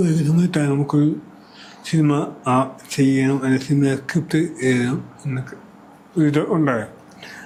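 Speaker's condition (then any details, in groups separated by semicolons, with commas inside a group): Cerebral palsy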